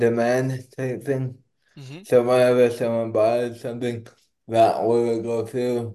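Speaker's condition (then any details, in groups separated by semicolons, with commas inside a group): Cerebral palsy; not slurred, per host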